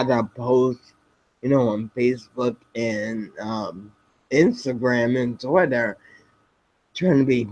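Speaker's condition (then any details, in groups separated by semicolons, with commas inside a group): Spinocerebellar ataxia type 7, SCA7; speech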